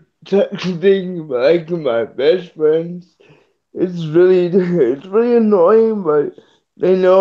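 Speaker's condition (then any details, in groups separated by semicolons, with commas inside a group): Cerebral palsy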